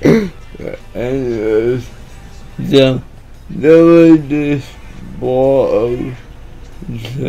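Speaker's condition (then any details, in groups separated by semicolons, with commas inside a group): Cerebral palsy; atypical speech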